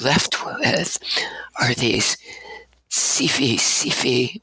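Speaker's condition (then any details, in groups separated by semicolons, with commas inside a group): Abductor spasmodic dysphonia; breathiness from vocal folds opening involuntarily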